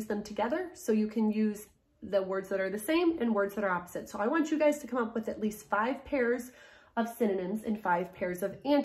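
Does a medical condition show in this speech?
No.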